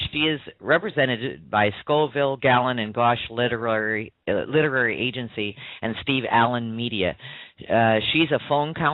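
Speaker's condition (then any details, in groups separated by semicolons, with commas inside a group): No condition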